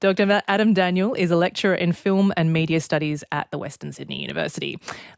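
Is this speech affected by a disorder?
No.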